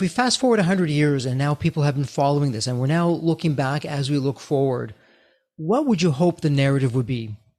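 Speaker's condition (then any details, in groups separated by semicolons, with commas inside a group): No condition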